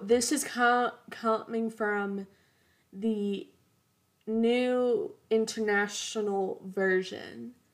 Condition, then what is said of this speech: Stuttering. The M's and the D's are so hard for people that stutter to even speak.